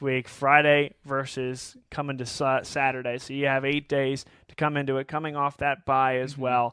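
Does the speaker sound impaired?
No.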